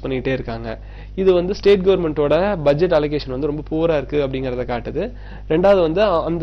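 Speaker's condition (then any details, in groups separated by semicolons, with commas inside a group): No condition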